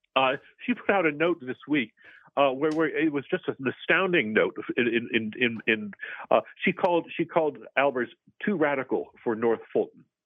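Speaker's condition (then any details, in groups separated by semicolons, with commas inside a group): Stuttering; covert stuttering, compares self to Joe Biden; elocution improved over years of regular appearances on the show; repeated sounds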